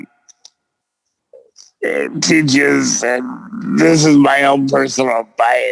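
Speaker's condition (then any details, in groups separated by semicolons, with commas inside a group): Cerebral palsy; present since birth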